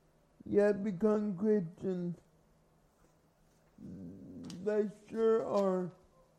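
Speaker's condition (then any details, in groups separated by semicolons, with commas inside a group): Cerebral palsy; from birth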